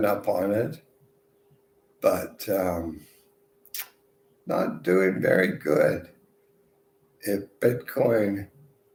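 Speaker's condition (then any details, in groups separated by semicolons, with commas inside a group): Multiple sclerosis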